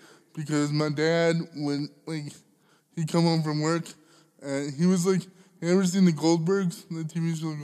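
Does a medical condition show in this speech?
Yes: cerebral palsy; cannot stand unaided, needs others holding upright, urinates seated into bottle, medical cannabis card in Canada; smokes a lot of cannabis.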